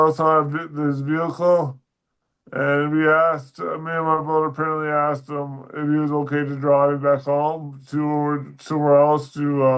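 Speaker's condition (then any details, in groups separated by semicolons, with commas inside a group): Dysarthria; weaker speech muscles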